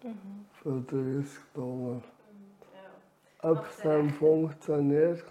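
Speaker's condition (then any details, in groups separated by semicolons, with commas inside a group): ALS; reduced air makes talking effortful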